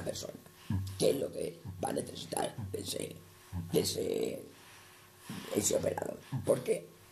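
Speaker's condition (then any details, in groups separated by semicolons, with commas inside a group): Total laryngectomy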